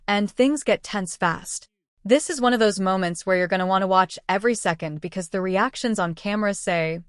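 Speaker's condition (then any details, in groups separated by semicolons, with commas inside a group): No condition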